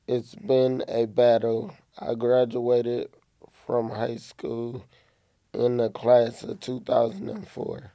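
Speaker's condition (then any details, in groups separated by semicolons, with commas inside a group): Cerebral palsy; therapists had stair climbing to bathroom as exercise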